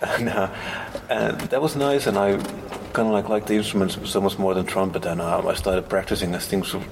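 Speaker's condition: No condition

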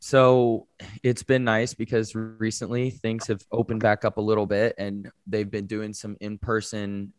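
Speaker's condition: No condition

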